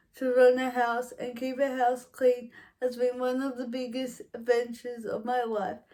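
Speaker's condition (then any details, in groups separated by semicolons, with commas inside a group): Cerebral palsy, mild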